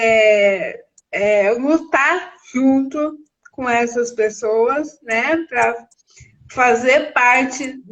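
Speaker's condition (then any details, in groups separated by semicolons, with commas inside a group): Cerebral palsy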